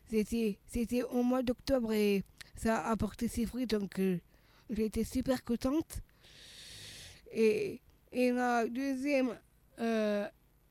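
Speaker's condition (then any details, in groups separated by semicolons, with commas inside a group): Down syndrome (trisomy 21); congenital heart malformation, heart surgery at age one after Staphylococcus aureus infection, second heart operation near right ventricle; age 39; childhood speech therapy to tone tongue, swallowing problems, slowness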